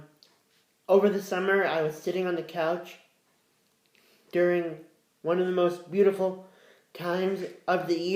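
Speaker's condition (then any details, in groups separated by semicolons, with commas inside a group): Cerebral palsy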